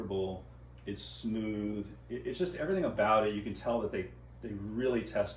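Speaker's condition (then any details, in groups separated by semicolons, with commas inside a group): No condition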